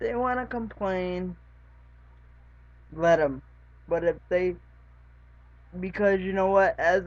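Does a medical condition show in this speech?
Yes: cerebral palsy; lifelong, wheelchair user.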